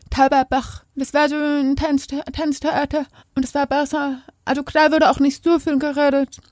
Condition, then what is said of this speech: Deafness. Ich glaube, auch so meine Stimme schon anders. Auch lauter, ja.